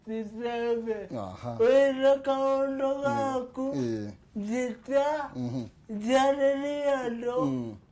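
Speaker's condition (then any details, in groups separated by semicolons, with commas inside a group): Cerebral palsy; speaks slowly, speaking effortful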